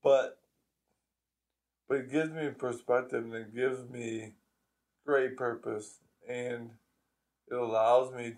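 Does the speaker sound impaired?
Yes: ALS.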